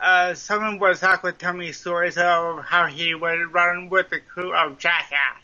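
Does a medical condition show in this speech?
Yes: cerebral palsy; mild form, lifelong since childhood, trouble writing, slow running, mile took 21 minutes, school accommodations; speech impediment present during recording; sounds like Wendy's drive-through speaker box, may sound drunk.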